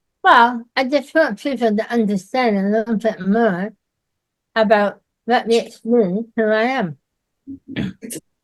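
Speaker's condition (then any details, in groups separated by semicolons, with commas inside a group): Myasthenia gravis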